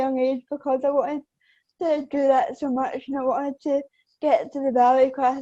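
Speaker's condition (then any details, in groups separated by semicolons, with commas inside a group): Cerebral palsy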